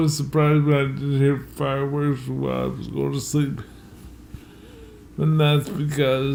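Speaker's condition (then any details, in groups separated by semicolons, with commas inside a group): Multiple sclerosis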